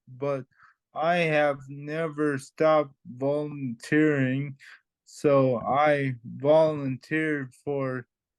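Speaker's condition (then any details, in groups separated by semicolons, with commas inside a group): Traumatic brain injury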